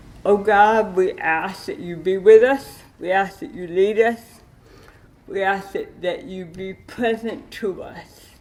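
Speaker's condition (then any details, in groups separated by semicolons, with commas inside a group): Cerebral palsy with dystonia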